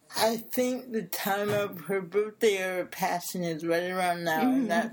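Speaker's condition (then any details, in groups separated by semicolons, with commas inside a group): Cerebral palsy; speech therapy on and off through life, especially in childhood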